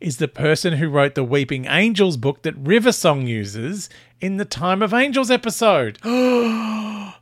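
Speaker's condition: No condition

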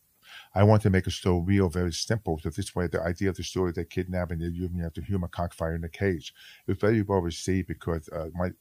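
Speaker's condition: Hearing loss; hearing loss from childhood, with severe speech impediment as a kid

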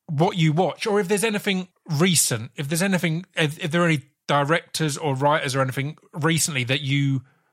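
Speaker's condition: Stammer; stammer since childhood, attributed to almost dying as a child; stammer still present; repeated sounds

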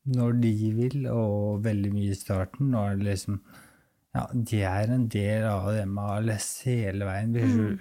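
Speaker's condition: ALS; no use of arms or legs, sudden leg spasms, relies on assistants for daily care

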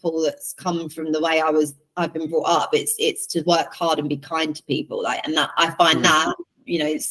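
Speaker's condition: No condition

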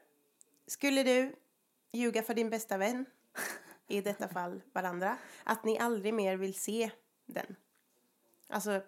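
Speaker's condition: No condition

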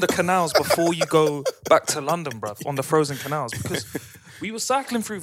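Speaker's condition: No condition

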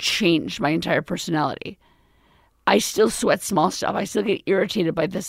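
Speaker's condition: Vocal cord paralysis, left vocal cord; current voice temporary after recent surgery, swallowing still hard

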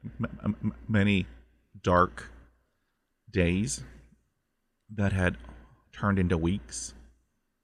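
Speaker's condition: Stuttering; stutter since childhood, 20 years speech therapy first on fluency, hypnosis, military hypnotherapist on mental health; prolonged sounds, blocks

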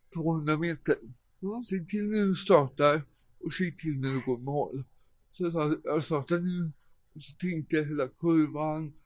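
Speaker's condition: Cerebral palsy; present from birth

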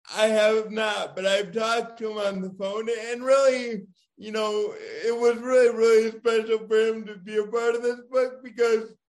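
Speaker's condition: Cerebral palsy; diagnosed as firstborn child

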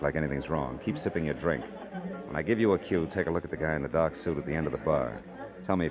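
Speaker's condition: No condition

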